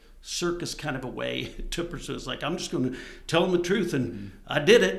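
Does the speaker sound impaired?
No.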